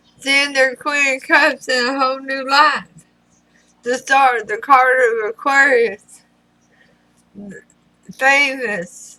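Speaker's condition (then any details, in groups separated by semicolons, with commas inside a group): Throat cancer radiation damage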